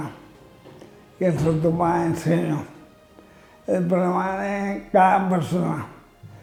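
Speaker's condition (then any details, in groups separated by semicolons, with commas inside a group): Amyotrophic lateral sclerosis (ela)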